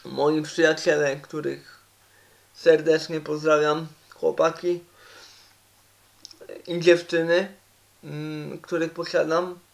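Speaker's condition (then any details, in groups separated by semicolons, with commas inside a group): Cerebral palsy; uses wheelchair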